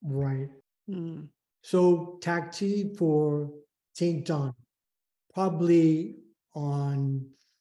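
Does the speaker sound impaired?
Yes: aphasia after stroke; aphasia after stroke about five years ago; can't talk very good but tries, speech not great, trouble reading, math, comprehension, speaking Spanish very hard.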